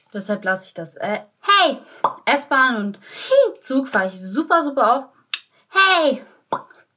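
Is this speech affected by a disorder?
Yes: Tourette syndrome; hereditary neurological cause, genetic fault, motor and vocal tics, sometimes uses wheelchair, bus triggers seizures; vocal tic interjections like hey, miau, beep beep during talk; clicking, throat clearing, tongue clicking, finger snapping interrupt speech flow, coprolalia not strongly pronounced.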